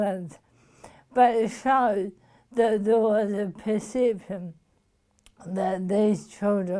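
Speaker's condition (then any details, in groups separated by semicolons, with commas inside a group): Motor neuron disease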